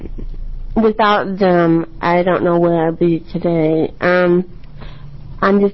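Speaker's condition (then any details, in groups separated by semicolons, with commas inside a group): Cerebral palsy; congenital, lifelong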